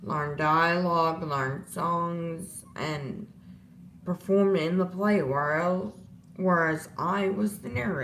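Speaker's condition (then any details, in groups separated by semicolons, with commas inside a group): Disability causing slurred speech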